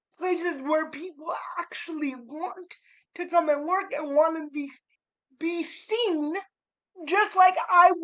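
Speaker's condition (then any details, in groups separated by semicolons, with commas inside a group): Cerebral palsy; spastic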